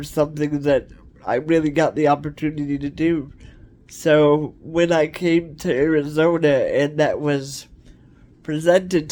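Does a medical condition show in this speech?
Yes: cerebral palsy; cerebral palsy, wheelchair.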